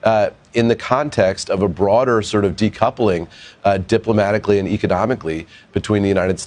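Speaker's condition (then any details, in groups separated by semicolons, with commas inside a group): No condition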